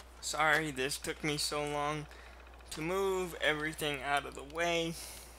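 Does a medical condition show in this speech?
Yes: cerebral palsy, mild.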